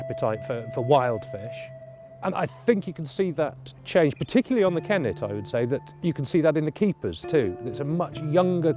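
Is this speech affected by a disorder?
No.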